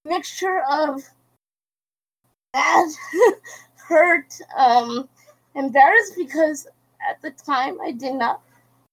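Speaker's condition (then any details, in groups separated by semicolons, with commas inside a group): Cerebral palsy; diagnosed about age one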